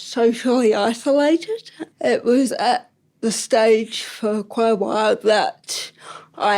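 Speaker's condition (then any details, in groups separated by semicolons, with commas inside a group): Ataxic cerebral palsy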